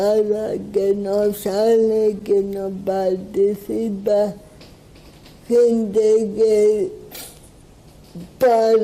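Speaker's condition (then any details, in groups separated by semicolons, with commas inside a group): Cerebral palsy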